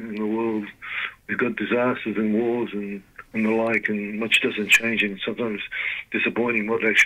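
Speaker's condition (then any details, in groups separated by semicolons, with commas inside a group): Parkinson's disease; diagnosed 2019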